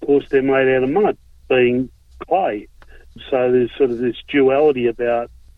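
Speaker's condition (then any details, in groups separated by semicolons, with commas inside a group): No condition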